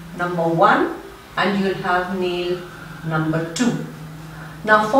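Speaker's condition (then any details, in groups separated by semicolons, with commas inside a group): No condition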